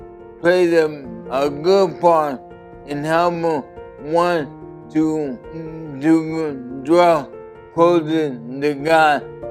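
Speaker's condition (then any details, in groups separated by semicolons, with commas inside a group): ALS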